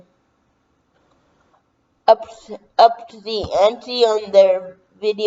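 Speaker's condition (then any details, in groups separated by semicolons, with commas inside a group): Cerebral palsy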